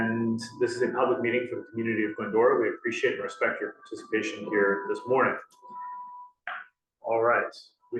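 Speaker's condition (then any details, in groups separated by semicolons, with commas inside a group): No condition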